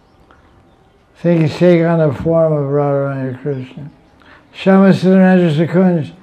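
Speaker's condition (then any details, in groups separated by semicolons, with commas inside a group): Deafness; reads translations aloud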